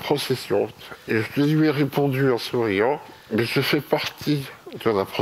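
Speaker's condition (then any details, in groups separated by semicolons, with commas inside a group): Myopathy; caused tetraplegia, wheelchair user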